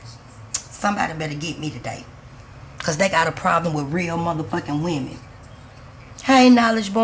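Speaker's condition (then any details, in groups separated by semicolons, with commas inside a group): No condition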